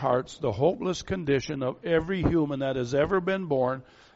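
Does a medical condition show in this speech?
No.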